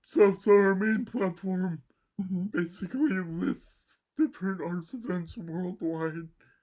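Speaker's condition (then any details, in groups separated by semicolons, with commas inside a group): Cerebral palsy; mild left side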